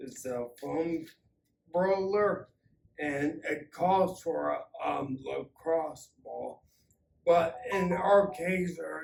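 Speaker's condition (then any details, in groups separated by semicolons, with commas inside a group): Acquired ataxia; acquired ataxia accelerating unknown hereditary ataxia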